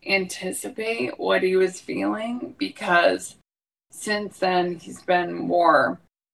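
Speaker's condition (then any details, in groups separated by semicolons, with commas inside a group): ALS; young onset, diagnosed in 30s, spinal surgery before diagnosis without improvement; progressing physically; uses a voice amplifier when talking, host hears her fine without it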